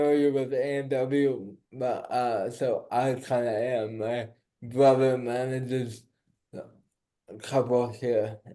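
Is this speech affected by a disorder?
Yes: cerebral palsy.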